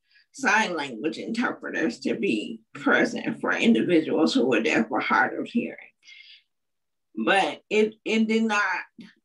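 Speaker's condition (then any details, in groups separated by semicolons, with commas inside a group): Cerebral palsy; uses wheelchair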